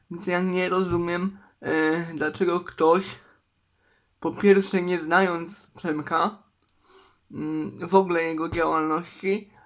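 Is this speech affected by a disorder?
Yes: cerebral palsy; uses wheelchair.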